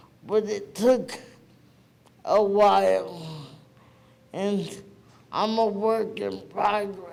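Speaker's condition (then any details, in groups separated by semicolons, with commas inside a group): Cerebral palsy; present from birth, premature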